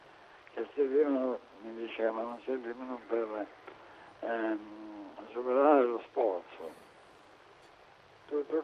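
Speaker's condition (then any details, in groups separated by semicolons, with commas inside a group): Amyotrophic lateral sclerosis; diagnosed after medical visits and diagnostic exams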